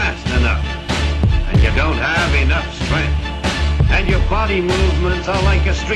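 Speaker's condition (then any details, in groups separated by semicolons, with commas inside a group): No condition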